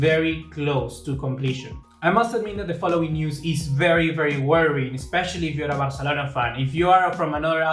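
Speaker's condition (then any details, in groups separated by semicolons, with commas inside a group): No condition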